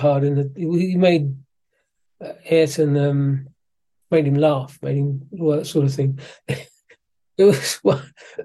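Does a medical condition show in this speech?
Yes: Parkinson's disease; diagnosed by neurologist in Malaysia around age 60, suspected for a while; physiotherapy, exercise training with physiotherapist after moving back to UK.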